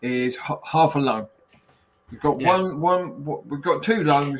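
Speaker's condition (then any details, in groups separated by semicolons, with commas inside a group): Aphasia after stroke; stroke after operation led by Professor Linda Hands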